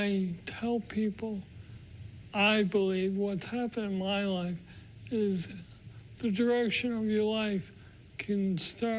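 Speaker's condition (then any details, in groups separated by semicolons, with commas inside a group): Parkinson's disease; strong voice, sings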